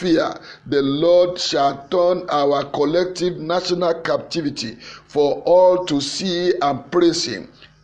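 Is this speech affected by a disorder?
No.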